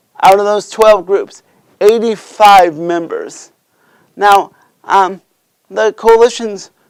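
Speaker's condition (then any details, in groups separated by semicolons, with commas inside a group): Cerebral palsy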